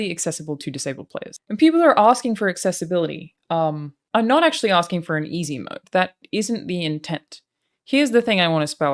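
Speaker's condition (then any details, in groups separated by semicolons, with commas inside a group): No condition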